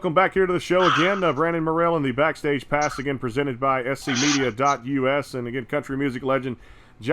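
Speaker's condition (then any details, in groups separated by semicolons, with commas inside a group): No condition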